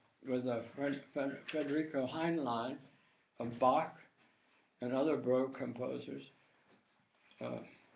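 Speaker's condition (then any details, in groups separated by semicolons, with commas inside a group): Tongue cancer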